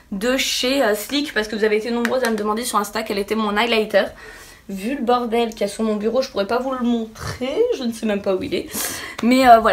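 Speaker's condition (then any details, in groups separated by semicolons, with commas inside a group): No condition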